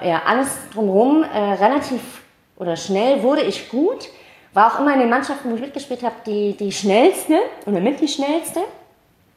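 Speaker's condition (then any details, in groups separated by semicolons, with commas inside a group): Cleft palate, mild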